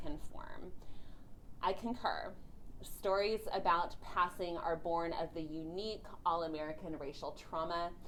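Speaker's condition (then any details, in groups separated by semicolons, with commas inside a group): No condition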